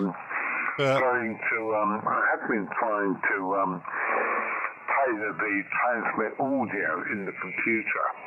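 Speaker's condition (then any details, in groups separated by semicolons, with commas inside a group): Mouth surgeries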